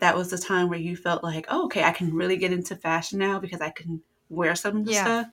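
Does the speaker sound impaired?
No.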